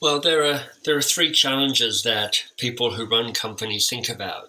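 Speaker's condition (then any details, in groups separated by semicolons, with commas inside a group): Cleft lip and palate; time with an orthodontist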